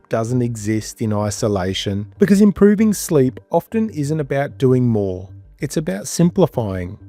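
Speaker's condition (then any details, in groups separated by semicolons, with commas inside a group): No condition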